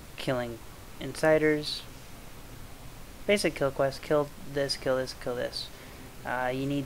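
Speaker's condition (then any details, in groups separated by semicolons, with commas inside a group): No condition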